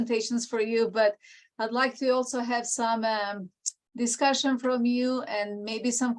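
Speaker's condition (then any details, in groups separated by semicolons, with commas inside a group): No condition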